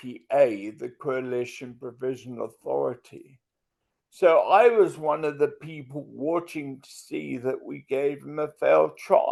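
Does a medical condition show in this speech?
Yes: multiple sclerosis.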